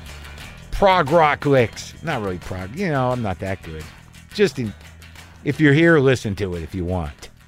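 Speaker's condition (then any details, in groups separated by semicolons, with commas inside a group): No condition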